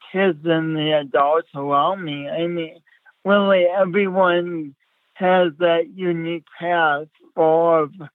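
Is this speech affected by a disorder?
Yes: speech impediment; since childhood.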